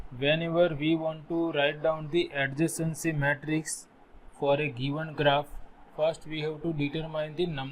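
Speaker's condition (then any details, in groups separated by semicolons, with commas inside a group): No condition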